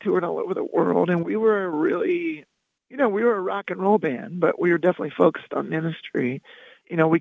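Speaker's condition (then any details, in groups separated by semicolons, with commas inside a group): Loss of singing voice; singing voice lost, speaking voice retained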